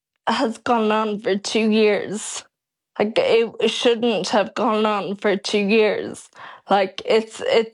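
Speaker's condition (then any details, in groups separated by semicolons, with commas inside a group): Friedreich's ataxia; onset at age 12, walking aid within a year, wheelchair for long distances within 4 years, wheelchair bound by school end; progressive, 16 years since onset, supplements only, no Skyclarys, reactive physio, speech therapy; speech drastically declining yearly, voice recorded for future synthetic voice, worsening swallow, uses dysphagia cups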